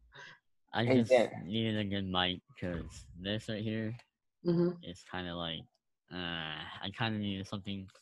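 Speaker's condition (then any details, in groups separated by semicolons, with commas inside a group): Cleft lip, unilateral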